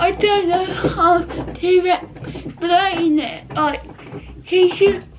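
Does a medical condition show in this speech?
Yes: cerebral palsy; not quadriplegic.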